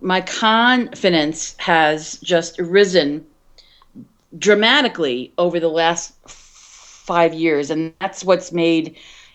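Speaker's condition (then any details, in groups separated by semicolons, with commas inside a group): Stuttering; stuttering since childhood, onset around age five, covert into early 40s, hiding meant not talking; open about stuttering for about six years, considers self bivert; repetitions of whole words, part-words and phrases, Concerned, frequent um fillers; prolonged sounds, blocks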